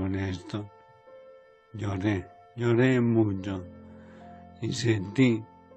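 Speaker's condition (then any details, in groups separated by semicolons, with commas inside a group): ALS; late stage, near death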